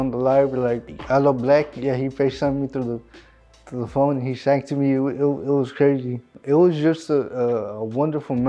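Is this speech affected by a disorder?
Yes: cerebral palsy.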